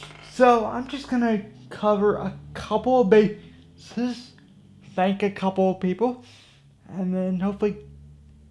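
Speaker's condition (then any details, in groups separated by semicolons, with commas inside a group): Cerebral palsy; from birth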